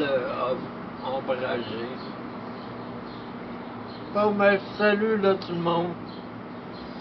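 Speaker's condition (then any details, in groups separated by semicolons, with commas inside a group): Traumatic brain injury; surgery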